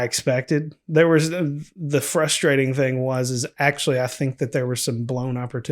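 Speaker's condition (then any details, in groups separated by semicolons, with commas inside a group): No condition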